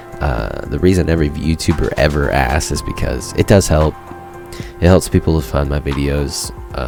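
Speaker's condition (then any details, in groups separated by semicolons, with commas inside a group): No condition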